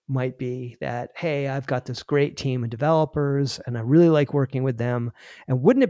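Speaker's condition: No condition

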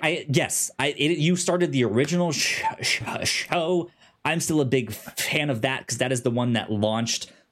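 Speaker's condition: Stutter; speech impediment, self-attributed to brain moving faster than mouth; stutter varies, good and bad days, some days cannot speak, talks fast when excited, mistaken by listeners for a bit; repeated sounds, prolonged sounds

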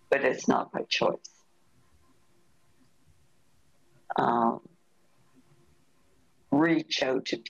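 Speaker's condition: Aphasia after stroke; aphasia from stroke caused by stent, right arm and leg paralysis, walking regained through rehab; some years since stroke, difficulty with tasks using hands; affects ability to speak or process thoughts, thoughts reach mouth slowly

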